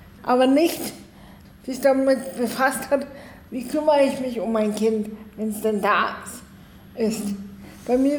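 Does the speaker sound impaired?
Yes: cerebral palsy, spastic, arms and legs.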